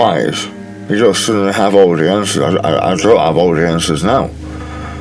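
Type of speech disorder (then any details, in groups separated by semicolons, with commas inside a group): Speech after partial glossectomy; tongue cancer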